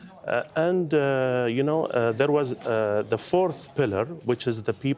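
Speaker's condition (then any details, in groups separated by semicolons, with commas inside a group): No condition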